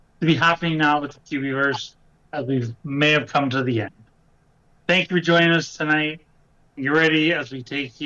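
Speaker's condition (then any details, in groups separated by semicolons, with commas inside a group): No condition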